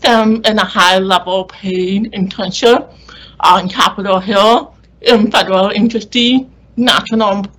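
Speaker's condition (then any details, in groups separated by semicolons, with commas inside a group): Deaf or hard of hearing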